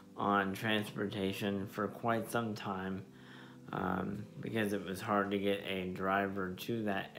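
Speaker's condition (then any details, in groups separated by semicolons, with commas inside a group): Spastic diplegia cerebral palsy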